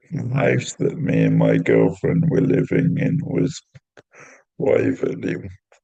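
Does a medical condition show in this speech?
Yes: cerebral palsy; intrathecal baclofen pump.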